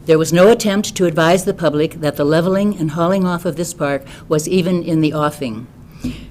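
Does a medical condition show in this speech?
No.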